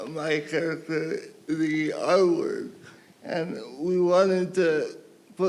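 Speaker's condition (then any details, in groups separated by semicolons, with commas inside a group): Cerebral palsy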